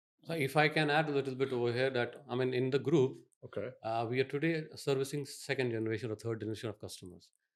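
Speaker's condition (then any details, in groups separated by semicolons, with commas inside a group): No condition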